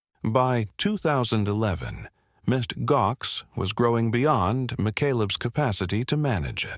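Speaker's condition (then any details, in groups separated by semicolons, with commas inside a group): No condition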